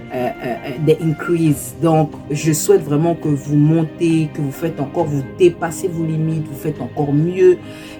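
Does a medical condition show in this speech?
No.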